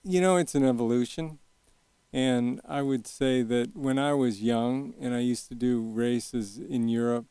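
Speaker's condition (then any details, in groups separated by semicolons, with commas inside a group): Young onset Parkinson's disease; deep brain stimulation surgery at Stanford 3 years ago, constant current, symptoms well managed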